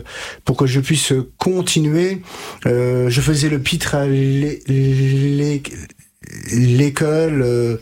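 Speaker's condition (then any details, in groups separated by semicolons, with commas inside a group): Stuttering; stuttering since age 5-6, severe from 5 to 20, untreated in childhood; age 33, stuttering-specialist therapy with Catherine Daubier, Nancy, fluency techniques; blocks and repetitions now, formerly could not say a sentence without blocking; repeated sounds, prolonged sounds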